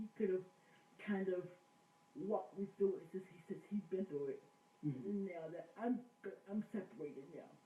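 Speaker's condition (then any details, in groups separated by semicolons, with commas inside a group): Cerebral palsy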